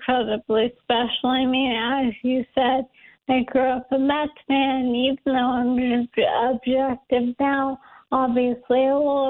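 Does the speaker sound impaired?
Yes: ALS; diagnosed a while back.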